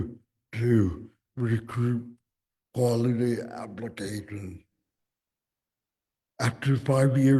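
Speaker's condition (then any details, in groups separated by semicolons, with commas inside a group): Cerebral palsy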